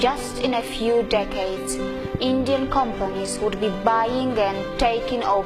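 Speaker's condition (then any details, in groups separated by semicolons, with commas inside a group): No condition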